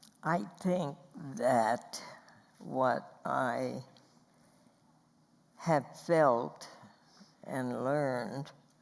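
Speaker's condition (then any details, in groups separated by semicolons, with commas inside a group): Spasmodic dysphonia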